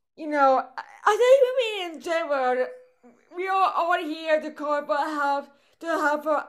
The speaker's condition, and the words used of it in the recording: Cerebral palsy. And for me, besides my voice, my right side is weaker than the left.